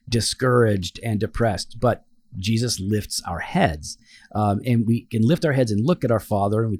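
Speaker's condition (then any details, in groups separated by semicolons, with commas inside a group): No condition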